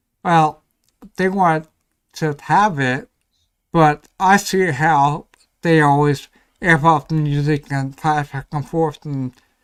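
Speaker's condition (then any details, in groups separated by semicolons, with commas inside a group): Ataxia; may slur speech, may sound drunk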